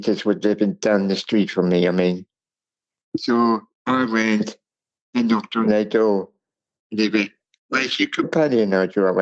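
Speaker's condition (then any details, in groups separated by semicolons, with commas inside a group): Cerebral palsy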